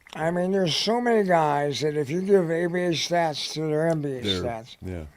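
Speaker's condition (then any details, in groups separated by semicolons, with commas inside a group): Head and neck cancer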